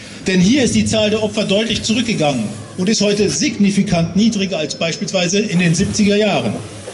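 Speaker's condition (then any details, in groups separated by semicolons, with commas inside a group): No condition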